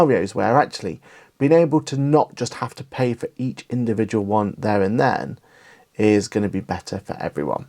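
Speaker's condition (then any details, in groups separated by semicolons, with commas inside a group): No condition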